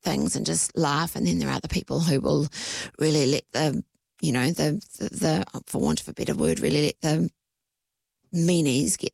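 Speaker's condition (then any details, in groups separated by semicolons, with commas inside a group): Voice disorder; voice audibly affected at recording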